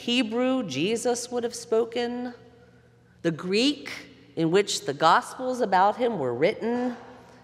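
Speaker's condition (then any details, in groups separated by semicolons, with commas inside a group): No condition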